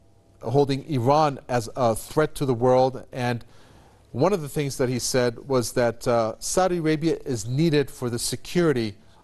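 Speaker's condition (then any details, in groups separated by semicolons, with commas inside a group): No condition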